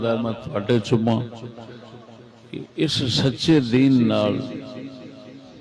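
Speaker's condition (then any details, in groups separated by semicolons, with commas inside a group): No condition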